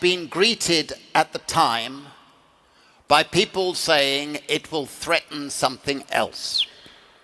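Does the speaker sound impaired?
No.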